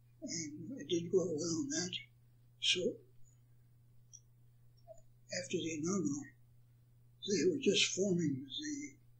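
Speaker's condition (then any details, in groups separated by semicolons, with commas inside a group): Parkinson's; attributed to Agent Orange exposure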